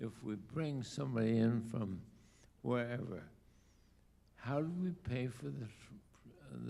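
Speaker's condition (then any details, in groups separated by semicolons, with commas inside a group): ALS; diagnosed about two years ago, late onset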